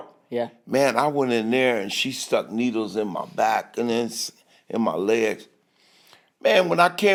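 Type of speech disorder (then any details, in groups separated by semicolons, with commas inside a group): None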